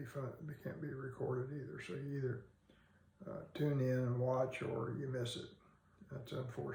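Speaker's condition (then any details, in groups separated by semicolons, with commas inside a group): Parkinson's disease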